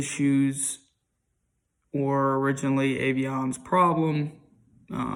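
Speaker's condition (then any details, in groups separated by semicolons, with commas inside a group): No condition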